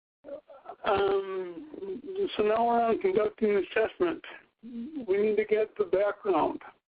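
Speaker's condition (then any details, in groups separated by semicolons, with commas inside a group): Cerebral palsy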